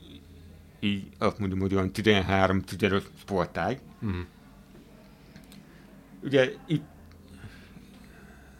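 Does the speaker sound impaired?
Yes: hearing impairment; hard of hearing, uses hearing aid.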